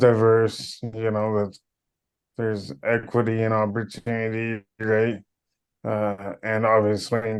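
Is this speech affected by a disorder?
Yes: cerebral palsy.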